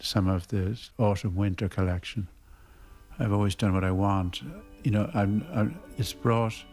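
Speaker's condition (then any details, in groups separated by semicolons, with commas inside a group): Parkinson's; progressive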